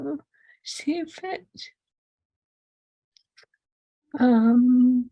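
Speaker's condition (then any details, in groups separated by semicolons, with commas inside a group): ALS; swallowing lost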